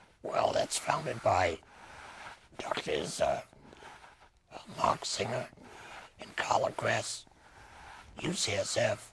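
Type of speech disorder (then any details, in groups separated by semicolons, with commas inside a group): Speech with a voice prosthesis; laryngectomy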